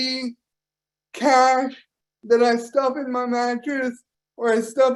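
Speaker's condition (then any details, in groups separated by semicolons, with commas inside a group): Cerebral palsy; power wheelchair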